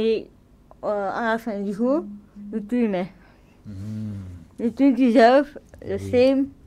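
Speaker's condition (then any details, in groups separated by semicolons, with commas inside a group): Cerebral palsy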